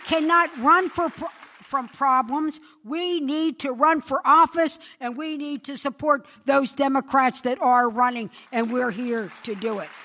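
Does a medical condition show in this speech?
No.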